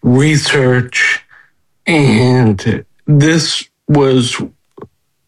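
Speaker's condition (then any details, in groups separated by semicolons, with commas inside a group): Friedreich's ataxia; diagnosed at 19, early drunk-like balance and gait problems, wheelchair about 25 years, slowed motor skills; 28 years since diagnosis, Skyclarys three daily pills slowing progression, uncontrolled eye movements stopped; speech and swallowing improved on Skyclarys, more confidence speaking, asked less often to repeat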